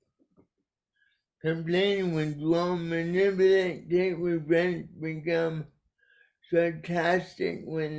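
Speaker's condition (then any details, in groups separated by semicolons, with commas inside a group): Cerebral palsy; caused by brainstem aneurysm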